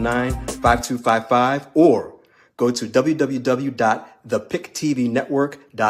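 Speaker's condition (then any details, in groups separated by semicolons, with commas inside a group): No condition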